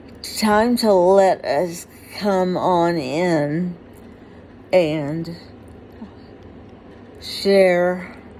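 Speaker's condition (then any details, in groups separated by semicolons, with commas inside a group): Huntington's disease; inherited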